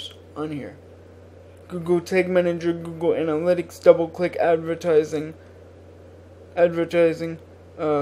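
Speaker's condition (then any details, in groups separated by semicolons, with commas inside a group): Cerebral palsy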